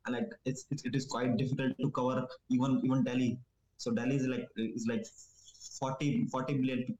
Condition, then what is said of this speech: Stuttering. And, you know, even I'm getting better in English because I used to stammer more